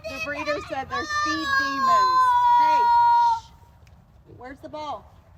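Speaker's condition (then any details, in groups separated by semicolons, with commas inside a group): No condition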